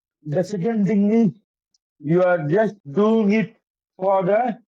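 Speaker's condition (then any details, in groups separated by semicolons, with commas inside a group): Cerebral palsy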